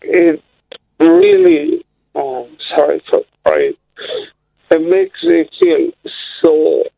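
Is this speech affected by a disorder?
Yes: slurred speech, mild; slurred speech since fall from two-story window at age three; slightly slurred speech, understandable, communicating well, well-paced conversation per host.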